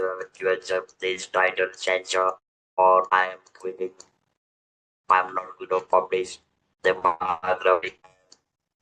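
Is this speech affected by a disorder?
Yes: throat cancer, electrolarynx user.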